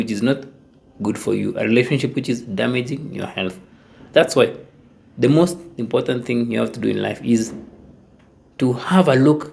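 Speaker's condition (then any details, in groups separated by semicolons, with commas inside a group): No condition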